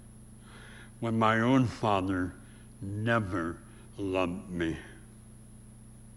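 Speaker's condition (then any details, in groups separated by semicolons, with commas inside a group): Severe speech impediment; about age 84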